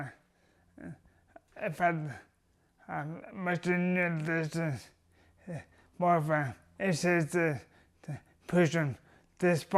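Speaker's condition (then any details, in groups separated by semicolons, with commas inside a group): Motor neurone disease; seven years since diagnosis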